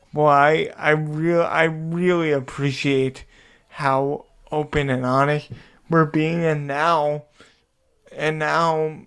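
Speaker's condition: Cerebral palsy; cerebral palsy diagnosed when young

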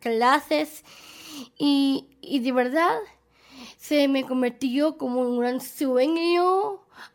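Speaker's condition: Down syndrome; present from birth

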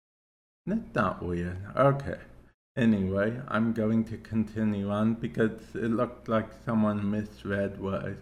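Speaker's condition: Cerebral palsy; affects speech to an extent

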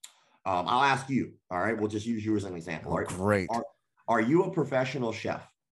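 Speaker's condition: Cleft lip and palate

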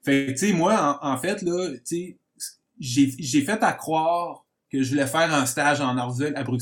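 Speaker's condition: Stuttering; stuttering since birth, described as genetic, present while growing up; working on stuttering through acceptance and normalization, member of Association Bégaiement Communication (ABC); stutters less as acceptance and understanding grow, better control of stuttering; repeated sounds, repeated words

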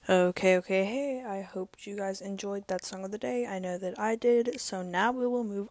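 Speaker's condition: No condition

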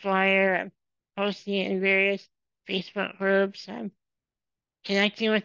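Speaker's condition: Spinal muscular atrophy; from birth

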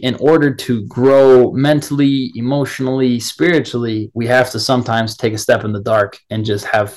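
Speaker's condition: No condition

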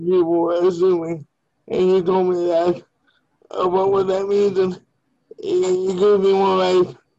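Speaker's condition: Cerebral palsy; speech impairment, some listeners may not understand, hosts find speech clear

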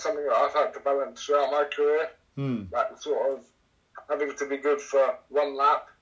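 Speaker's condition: Cerebral palsy; swimming as early physio

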